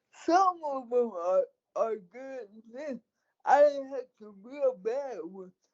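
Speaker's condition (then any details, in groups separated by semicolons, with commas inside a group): Cerebral palsy; speech affected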